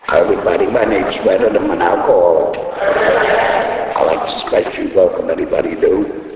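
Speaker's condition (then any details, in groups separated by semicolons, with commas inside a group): Laryngectomy; speaks using device in throat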